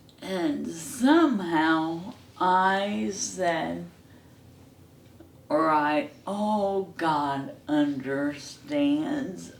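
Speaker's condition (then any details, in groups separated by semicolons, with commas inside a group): ALS; hand onset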